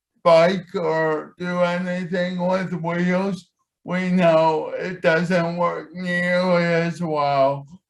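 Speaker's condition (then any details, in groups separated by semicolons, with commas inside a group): Cerebral palsy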